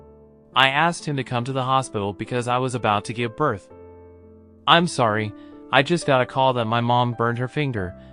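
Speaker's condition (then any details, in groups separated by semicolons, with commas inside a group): No condition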